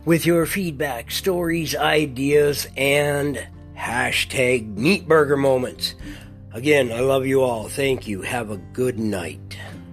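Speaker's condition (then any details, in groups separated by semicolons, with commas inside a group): No condition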